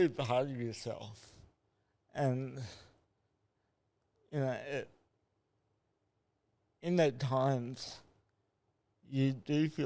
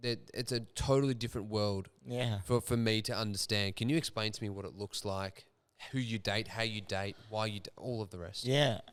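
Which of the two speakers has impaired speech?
The first: cerebral palsy; from birth, no breathing for 37 minutes after birth; walks and talks, rides trike, improved with therapy, slow typing.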